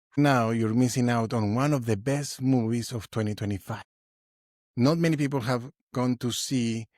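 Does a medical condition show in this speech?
No.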